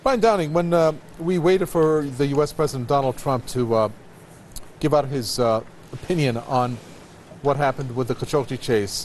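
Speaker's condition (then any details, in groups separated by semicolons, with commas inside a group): No condition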